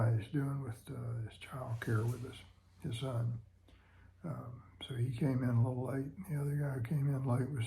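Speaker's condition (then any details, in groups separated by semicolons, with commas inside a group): Parkinson's disease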